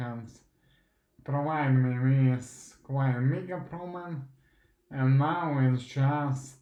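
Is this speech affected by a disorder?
Yes: primary progressive multiple sclerosis.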